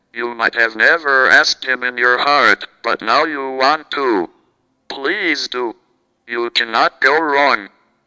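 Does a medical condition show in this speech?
Yes: cerebral palsy, through a speech-generating device; present from birth, never walked, had caregiver who helped with walking attempts; never knew what it was like to talk.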